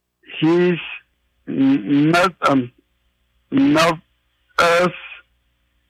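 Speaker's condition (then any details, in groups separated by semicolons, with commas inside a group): Aphasia after stroke; knows the word but cannot say it, hard speaking, singing a song very difficult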